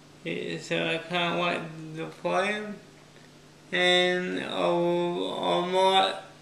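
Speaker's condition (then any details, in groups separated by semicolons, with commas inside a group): Cerebral palsy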